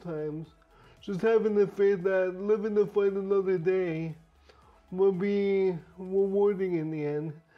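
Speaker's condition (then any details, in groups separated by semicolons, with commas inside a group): Brain injury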